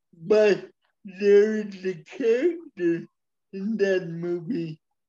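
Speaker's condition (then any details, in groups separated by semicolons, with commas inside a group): Speech impairment; speech not perfect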